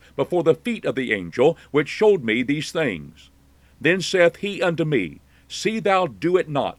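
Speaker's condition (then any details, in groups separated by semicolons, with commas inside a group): No condition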